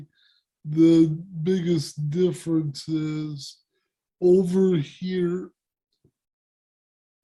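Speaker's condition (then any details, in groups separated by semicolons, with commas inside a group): Cerebral palsy; speech impairment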